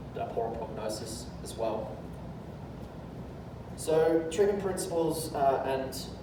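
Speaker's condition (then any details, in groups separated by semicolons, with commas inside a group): No condition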